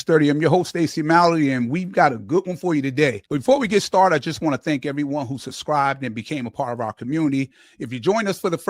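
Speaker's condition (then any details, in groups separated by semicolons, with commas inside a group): No condition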